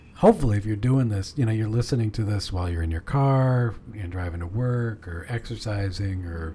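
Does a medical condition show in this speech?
No.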